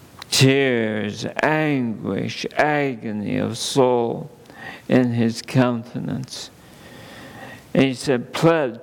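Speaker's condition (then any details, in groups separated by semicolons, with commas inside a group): ALS; under neurologist care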